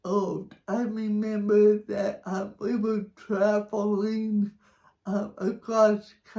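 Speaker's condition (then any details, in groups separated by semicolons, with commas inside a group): Cerebral palsy; from birth, delivery complications, shaky; age 67, childhood physical therapy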